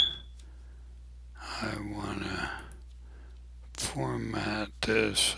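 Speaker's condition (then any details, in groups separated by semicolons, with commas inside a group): ALS; abnormally slow voice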